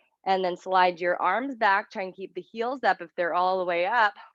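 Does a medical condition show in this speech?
No.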